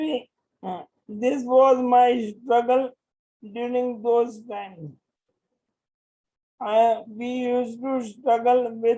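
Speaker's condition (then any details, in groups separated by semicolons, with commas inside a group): Motor neuron disease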